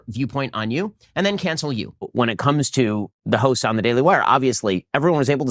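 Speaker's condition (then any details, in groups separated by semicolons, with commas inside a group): No condition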